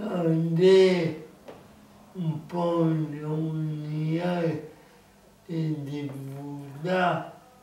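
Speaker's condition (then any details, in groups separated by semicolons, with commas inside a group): Cerebral palsy; speech sometimes hard for others to understand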